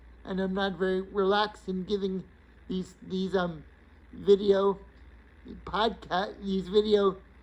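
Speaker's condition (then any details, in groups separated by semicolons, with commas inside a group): Cerebral palsy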